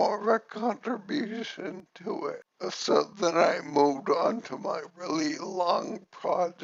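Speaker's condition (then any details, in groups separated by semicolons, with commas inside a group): Cerebellar ataxia from brain tumour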